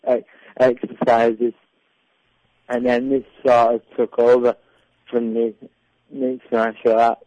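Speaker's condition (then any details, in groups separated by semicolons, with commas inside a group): Cerebral palsy; diagnosed at birth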